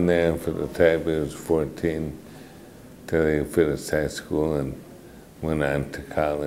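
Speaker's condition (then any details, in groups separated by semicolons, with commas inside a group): Mitochondrial disorder; mitochondrial disorder, walking very difficult; affects speech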